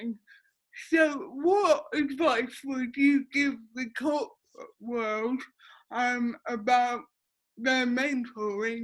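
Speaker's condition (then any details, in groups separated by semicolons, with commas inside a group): Cerebral palsy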